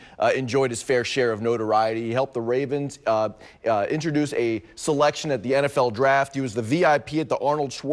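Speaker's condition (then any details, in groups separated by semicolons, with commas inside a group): No condition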